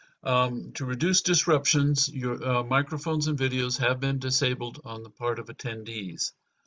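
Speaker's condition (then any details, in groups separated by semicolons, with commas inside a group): No condition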